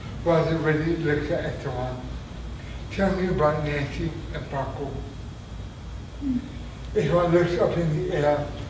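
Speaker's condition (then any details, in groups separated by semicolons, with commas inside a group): Traumatic brain injury; near-fatal injury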